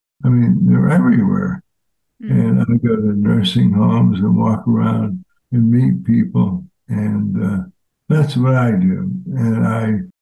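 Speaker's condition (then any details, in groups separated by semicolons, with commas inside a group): ALS; fatal progressive disease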